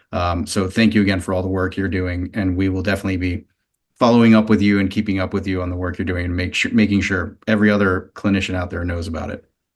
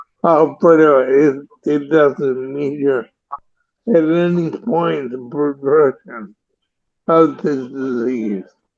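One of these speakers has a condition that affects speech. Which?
The second: ALS; about 18 months since onset.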